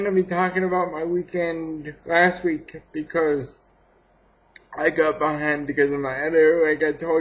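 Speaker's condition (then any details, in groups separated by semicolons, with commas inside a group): Cerebral palsy; has had surgery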